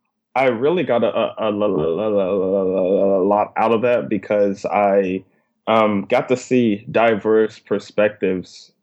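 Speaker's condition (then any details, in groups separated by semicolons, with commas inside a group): Stuttering; stuttering since very young age, covert stuttering through high school, sought help in college; pauses and breaks in speech due to stuttering, disfluent moments; parental pressure to control stuttering led to slower speech, more pausing; repeated sounds, blocks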